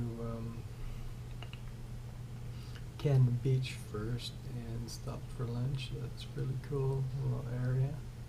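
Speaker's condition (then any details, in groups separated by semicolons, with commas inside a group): ALS; arms, neck and throat affected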